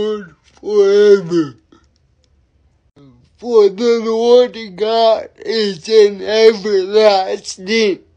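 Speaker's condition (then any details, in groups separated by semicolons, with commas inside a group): Cerebral palsy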